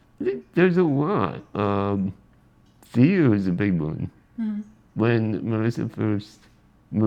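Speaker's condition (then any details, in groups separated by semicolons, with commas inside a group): Spinal muscular atrophy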